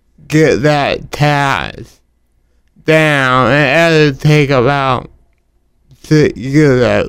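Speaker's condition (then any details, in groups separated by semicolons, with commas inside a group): Cerebral palsy; cerebral palsy from birth, muscle disorder, walking affected, fine motor hand skills affected, cannot write by hand, childhood therapy partly helped; talking affected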